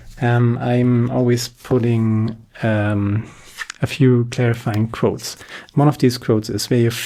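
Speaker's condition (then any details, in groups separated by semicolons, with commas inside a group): No condition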